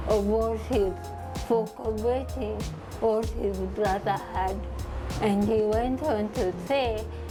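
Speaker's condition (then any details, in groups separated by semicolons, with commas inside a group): Cerebral palsy; from birth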